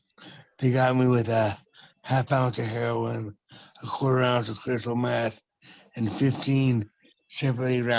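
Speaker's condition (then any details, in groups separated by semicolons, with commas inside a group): Traumatic brain injury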